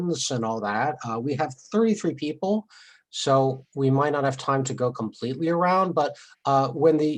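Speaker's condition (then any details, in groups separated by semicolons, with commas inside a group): No condition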